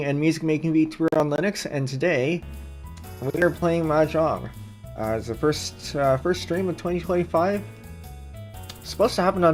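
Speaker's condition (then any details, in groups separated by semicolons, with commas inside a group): No condition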